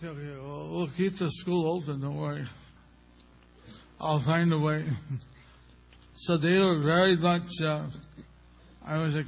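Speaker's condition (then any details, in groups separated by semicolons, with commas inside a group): Stroke with facial paralysis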